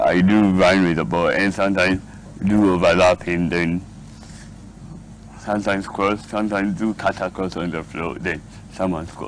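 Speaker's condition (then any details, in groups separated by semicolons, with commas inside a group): Cerebral palsy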